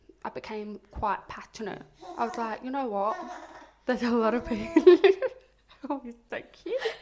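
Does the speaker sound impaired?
Yes: profound deafness; speech therapy in childhood, able to talk, oral communicator.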